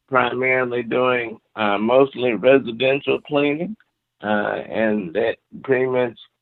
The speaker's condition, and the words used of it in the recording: Cerebral palsy. I go, just so you know, I know that I sound drunk.